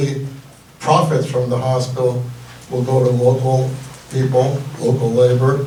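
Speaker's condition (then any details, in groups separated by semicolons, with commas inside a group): No condition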